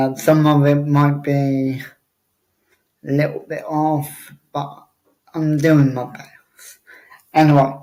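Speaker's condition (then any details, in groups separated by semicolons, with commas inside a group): Cerebral palsy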